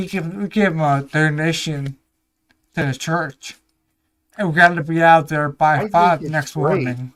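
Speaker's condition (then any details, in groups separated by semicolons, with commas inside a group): Ataxia; may slur speech, may sound drunk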